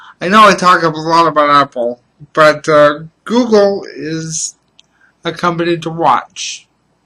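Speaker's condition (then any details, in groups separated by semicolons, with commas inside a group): Cerebral palsy; stable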